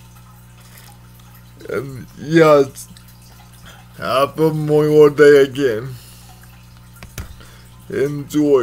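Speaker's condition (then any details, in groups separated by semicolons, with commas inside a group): Cerebral palsy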